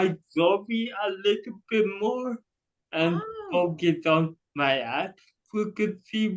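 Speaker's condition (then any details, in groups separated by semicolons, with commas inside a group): Cerebral palsy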